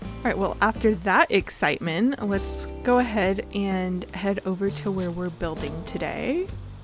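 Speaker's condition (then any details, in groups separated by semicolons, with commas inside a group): No condition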